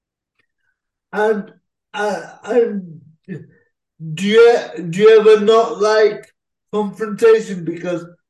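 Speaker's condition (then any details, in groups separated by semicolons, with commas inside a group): Cerebral palsy; uses a wheelchair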